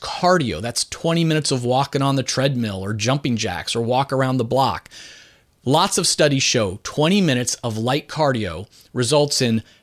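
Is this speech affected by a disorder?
No.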